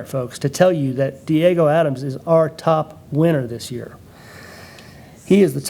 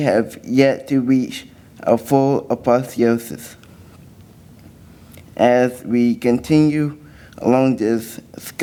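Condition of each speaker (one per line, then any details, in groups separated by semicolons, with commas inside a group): No condition
Cerebral palsy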